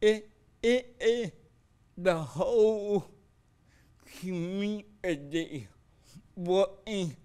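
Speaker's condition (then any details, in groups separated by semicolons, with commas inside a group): Cerebral palsy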